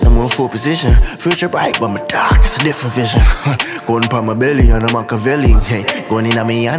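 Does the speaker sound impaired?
No.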